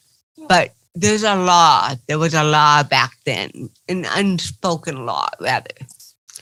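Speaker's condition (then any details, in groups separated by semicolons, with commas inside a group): Cerebral palsy; since birth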